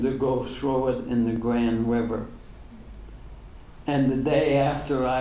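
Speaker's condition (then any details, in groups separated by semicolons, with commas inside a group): ALS; degenerative; diagnosed ten years ago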